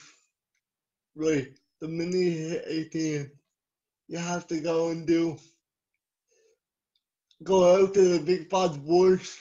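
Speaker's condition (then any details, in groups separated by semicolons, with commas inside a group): Cerebral palsy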